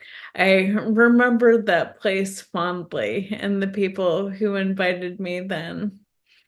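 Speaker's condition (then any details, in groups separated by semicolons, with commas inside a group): ALS; progressive neurological disease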